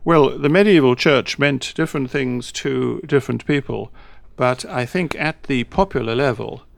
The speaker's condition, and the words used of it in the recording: None; typical speech.